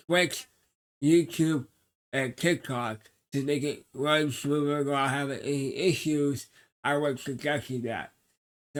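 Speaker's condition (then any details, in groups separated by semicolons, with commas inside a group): Cerebral palsy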